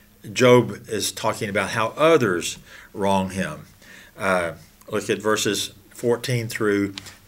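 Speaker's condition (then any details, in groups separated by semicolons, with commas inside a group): No condition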